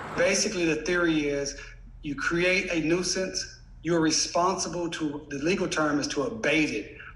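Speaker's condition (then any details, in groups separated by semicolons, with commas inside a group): No condition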